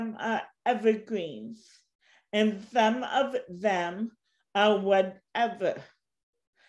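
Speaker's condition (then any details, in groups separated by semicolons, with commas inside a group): Cerebral palsy; since birth, walks with walker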